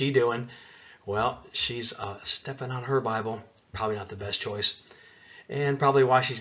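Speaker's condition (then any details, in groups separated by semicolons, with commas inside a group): No condition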